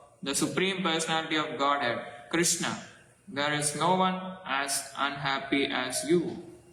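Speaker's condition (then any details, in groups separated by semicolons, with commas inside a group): No condition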